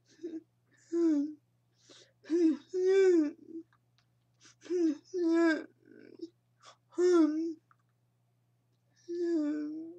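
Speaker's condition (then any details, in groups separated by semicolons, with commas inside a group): Cerebral palsy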